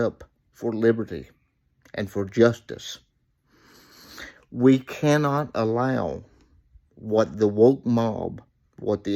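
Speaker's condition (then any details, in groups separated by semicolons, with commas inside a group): Cerebral palsy; reports speaking clearly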